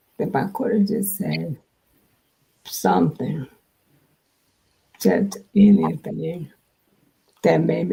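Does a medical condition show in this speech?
Yes: multiple sclerosis.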